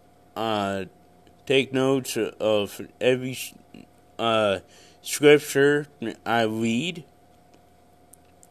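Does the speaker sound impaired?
Yes: cerebral palsy; wears glasses.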